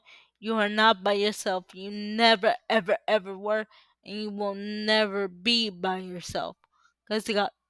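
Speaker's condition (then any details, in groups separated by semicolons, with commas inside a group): Cerebral palsy; uses power wheelchair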